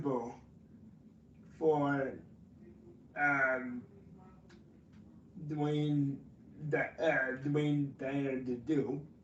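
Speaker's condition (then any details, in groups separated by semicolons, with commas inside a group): Cerebral palsy; from birth, affects legs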